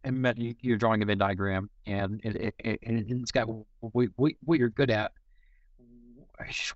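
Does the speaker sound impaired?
Yes: stuttering; stutters in conversation, disfluencies may sound like audio buffering; here repeated sounds.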